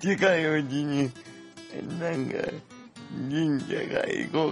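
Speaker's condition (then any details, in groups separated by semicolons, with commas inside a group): Cerebral palsy; congenital cerebral palsy, always uses a wheelchair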